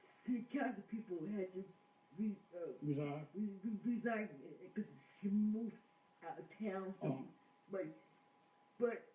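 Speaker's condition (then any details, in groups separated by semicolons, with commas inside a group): Cerebral palsy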